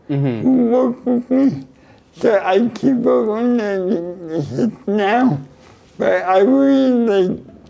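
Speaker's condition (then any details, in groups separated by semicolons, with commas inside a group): Cerebral palsy; neck surgery went badly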